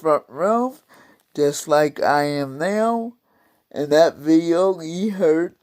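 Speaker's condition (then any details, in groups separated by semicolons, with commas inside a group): Cerebral palsy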